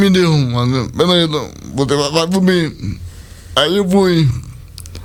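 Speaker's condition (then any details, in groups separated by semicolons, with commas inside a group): Cerebral palsy; speech not normal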